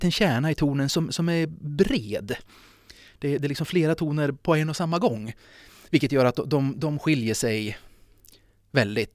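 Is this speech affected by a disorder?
No.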